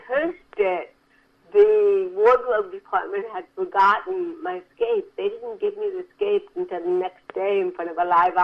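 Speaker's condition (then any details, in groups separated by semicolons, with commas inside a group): Cerebral palsy; from birth; recent surgery, in physical therapy rehab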